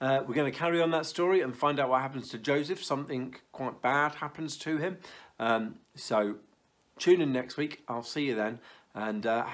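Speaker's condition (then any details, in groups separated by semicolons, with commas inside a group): No condition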